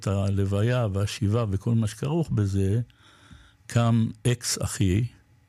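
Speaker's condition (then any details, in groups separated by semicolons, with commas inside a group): Parkinson's disease; diagnosed after two road accidents ten months apart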